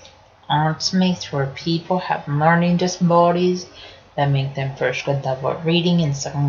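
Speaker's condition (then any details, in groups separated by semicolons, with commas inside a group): No condition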